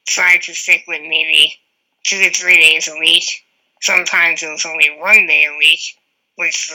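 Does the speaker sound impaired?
Yes: spinal muscular atrophy; wheelchair user.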